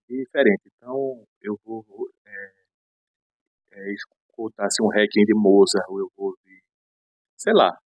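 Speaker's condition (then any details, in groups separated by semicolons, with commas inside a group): Stuttering; speech disfluency; mild today, says speech is fairly good today; stutters a little, pauses on syllables, speech cuts out briefly, needs time to speak; repeated sounds, blocks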